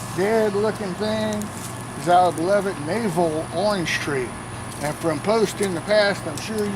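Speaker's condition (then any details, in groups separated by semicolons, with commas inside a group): No condition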